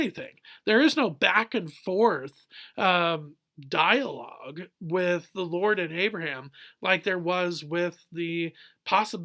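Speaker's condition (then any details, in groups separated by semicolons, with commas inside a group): No condition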